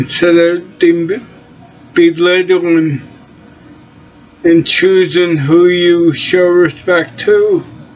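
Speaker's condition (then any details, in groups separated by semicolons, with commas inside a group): Cerebellar ataxia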